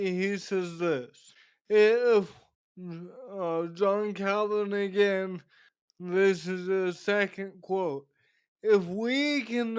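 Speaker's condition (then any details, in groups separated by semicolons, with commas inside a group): Cerebral palsy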